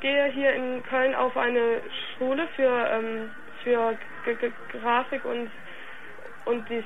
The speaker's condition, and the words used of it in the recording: Stuttering. Und seitdem läuft es eigentlich ganz gut.